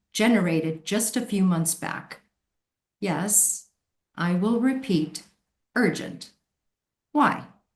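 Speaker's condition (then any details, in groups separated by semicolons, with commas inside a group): No condition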